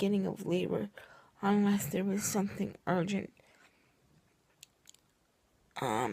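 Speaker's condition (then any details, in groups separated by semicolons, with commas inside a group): Cerebral palsy, triplegia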